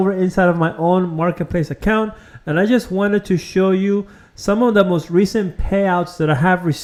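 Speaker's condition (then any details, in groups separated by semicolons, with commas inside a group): No condition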